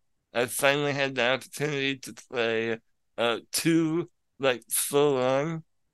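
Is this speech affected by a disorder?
Yes: spinal muscular atrophy; from birth, paralyzed neck down, full sensation, overnight breathing machine, hospital bed, wheelchair, parents as caregivers; can be a little difficult to understand at times.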